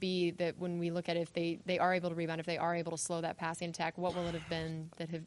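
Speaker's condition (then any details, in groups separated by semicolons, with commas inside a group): No condition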